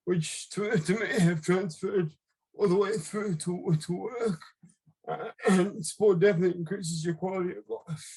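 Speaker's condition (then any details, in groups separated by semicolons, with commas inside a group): Cerebral palsy; left-sided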